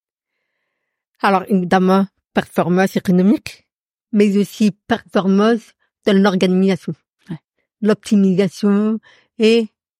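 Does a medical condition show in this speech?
Yes: profound deafness; noticeable to everyone.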